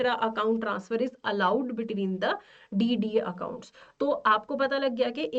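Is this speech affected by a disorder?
No.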